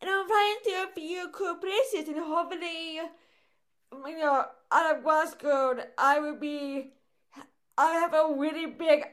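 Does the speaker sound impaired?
Yes: cerebral palsy; brain bleed at quadruplet birth, right side weaker, limp, crooked right hand, electric wheelchair for travel; second hand surgery done, Botox in legs and arm upcoming, physical therapy, foot surgery planned; voice affected, speaks with accent.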